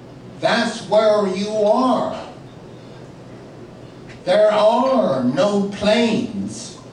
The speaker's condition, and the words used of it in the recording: Aphasia. Your mind and your mouth don't match.